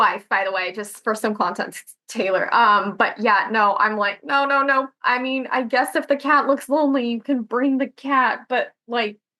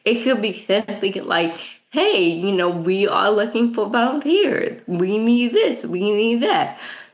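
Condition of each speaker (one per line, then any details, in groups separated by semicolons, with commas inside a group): No condition
Cerebral palsy; present since birth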